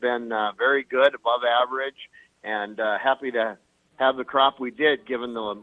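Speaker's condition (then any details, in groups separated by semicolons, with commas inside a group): No condition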